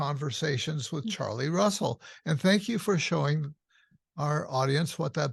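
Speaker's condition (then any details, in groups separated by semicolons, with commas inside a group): No condition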